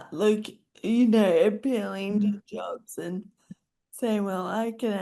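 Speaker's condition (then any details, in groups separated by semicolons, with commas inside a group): Friedreich's ataxia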